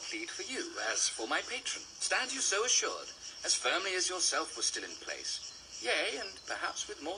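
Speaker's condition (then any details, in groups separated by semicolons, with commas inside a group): No condition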